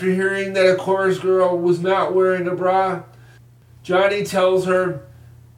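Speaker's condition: Cerebral palsy; test

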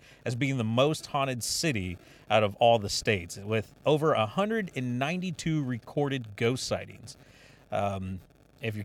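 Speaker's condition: No condition

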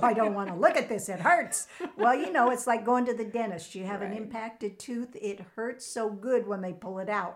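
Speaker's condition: No condition

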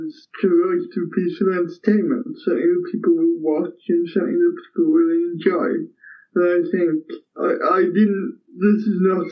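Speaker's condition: Cerebral palsy; speech impairment, affects speech and swallowing

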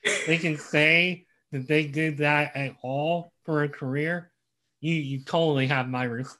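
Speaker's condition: Cleft lip and palate; congenital

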